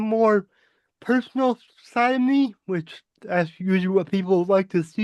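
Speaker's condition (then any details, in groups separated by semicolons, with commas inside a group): Cerebral palsy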